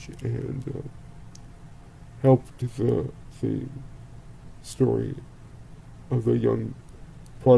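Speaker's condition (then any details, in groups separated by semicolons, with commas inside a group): Cerebral palsy; speaks relatively well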